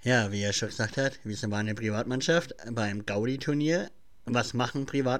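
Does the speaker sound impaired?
Yes: cleft palate; since childhood, still present; speech impediment, listener messages said cannot be heard, mimicked at school, class laughed at reading aloud.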